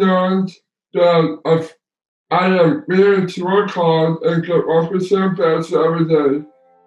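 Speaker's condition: Down syndrome; took a while to learn and deliver a speech, practices before speaking, does 6-minute public speeches

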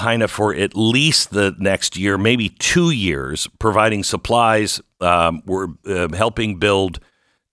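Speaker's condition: No condition

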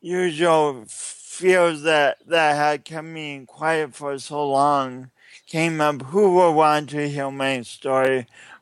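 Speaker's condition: Cerebral palsy; audible throughout recording

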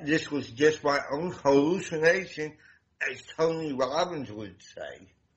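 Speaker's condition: Damaged voice box; self-conscious about voice

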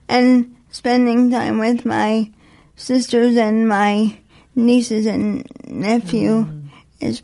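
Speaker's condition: Spastic quadriplegic cerebral palsy, severe; born 3 months premature

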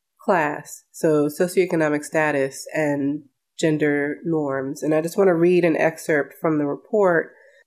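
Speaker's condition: No condition

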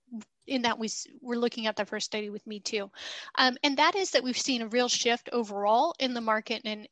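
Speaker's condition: No condition

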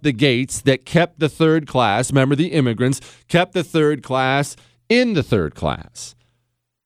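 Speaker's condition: No condition

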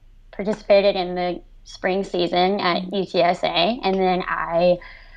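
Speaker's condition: Cleft lip and palate, severe

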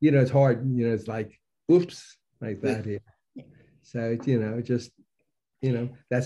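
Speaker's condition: Aphasia; stroke at age 36, paralysis, uses one hand, wife Stephanie Mensh as caregiver; about 36 years since stroke, 30 minutes walking exercise, physical therapist, Stroke Comeback Center; lost ability to speak after stroke, then very talkative, fragmented speech, asked to talk louder

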